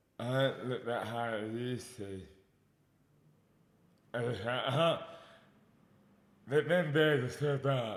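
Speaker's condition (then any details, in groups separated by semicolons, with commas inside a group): Dystonia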